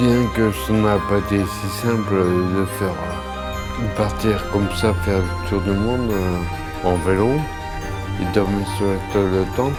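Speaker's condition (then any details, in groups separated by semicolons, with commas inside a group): Multiple sclerosis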